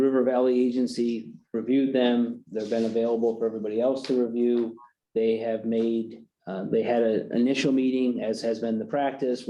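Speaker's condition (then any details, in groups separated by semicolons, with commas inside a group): No condition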